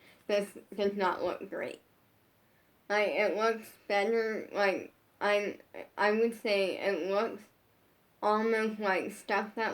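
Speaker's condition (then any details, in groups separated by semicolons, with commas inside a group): Brain injury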